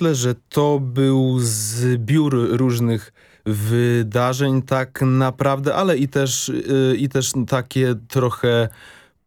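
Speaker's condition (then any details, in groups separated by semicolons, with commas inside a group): Stuttering; no longer constantly monitors possible stuttering in social situations; some fear and tension while speaking in this recording, slowly easing; audible stuttering, tension when speaking; repeated sounds, repeated words, prolonged sounds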